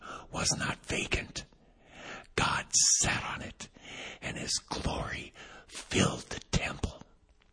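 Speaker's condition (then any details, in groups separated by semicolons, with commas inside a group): Vocal cord paralysis, unilateral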